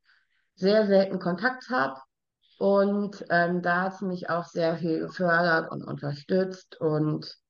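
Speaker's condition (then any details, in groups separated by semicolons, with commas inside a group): Down syndrome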